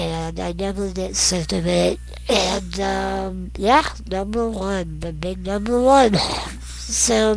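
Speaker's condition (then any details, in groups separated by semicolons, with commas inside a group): Non-progressive muscular dystrophy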